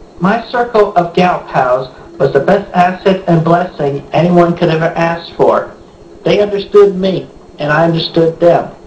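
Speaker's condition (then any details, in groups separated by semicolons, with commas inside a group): No condition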